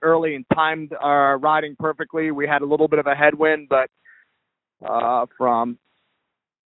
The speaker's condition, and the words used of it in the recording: No condition.